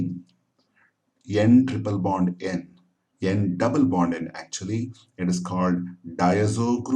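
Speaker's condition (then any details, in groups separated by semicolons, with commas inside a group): No condition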